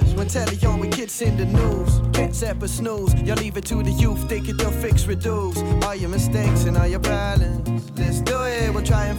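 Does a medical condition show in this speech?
No.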